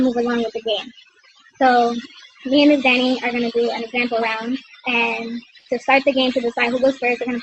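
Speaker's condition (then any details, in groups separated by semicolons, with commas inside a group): No condition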